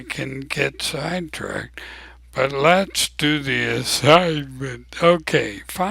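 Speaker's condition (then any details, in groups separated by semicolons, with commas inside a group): ALS; abnormally slow voice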